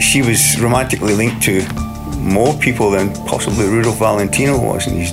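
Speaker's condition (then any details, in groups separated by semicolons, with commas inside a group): No condition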